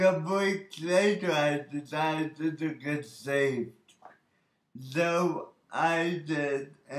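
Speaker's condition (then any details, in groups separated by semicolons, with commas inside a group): Birth oxygen deprivation brain injury; walking, talking and dancing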